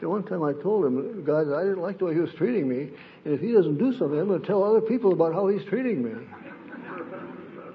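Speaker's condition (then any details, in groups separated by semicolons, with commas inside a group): Parkinson's disease; sleep disrupted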